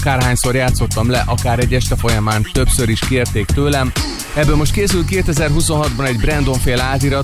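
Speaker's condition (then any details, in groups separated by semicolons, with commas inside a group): No condition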